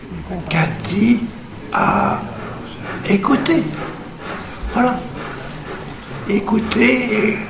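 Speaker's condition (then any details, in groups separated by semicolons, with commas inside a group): Stroke with aphasia; stroke at 49 at Mayan site in Yucatan, Mexico, after headaches, sudden collapse, unconscious; about 2 years 4 months after stroke, slow progress, song-based speech therapy with therapist Juliette; halting, needs time, repeats phrases after helper, understood well only by few people, worse with fear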